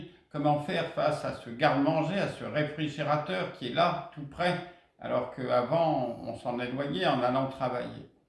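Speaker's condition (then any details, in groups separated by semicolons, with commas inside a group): No condition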